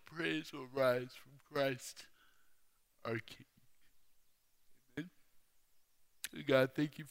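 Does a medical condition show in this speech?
Yes: torsional dystonia; sudden onset eighth grade, wheelchair by senior year.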